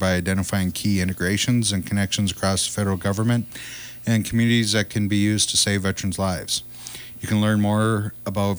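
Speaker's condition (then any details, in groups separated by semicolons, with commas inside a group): No condition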